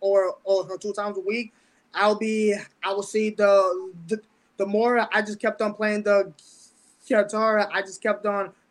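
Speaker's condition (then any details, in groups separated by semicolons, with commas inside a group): Stutter; mild stutter, speech impediment since about age 10; avoids long talking on stage, fears certain words coming out, fears mockery for unfinished sentences; repeated sounds, prolonged sounds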